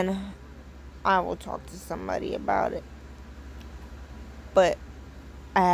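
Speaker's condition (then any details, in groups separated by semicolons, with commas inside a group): Cerebral palsy; sounds out of breath after therapy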